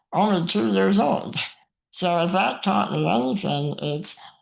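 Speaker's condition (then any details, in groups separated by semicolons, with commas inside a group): Muscular dystrophy; uses wheelchair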